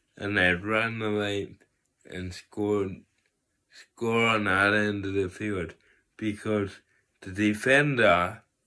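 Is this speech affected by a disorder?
Yes: cerebral palsy; from birth, tight muscles.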